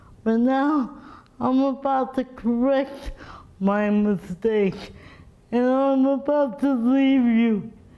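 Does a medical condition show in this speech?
Yes: cerebral palsy; present from birth, premature; sleep apnea; breathing problems from sleep apnea.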